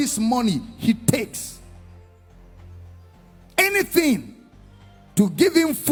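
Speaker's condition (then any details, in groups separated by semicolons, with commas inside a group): No condition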